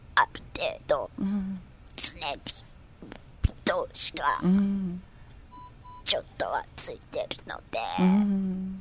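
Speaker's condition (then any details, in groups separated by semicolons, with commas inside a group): Myasthenia gravis; ventilator since age 26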